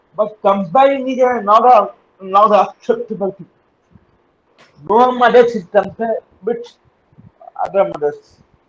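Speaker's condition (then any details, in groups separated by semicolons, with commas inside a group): Cerebral palsy; uses wheelchair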